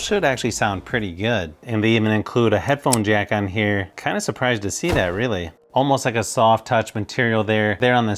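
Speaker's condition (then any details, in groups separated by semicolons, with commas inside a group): No condition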